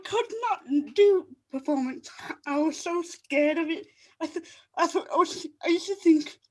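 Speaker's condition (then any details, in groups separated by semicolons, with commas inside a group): Cerebral palsy; very poor handwriting, uses typewriter; speech difficulty, very poor handwriting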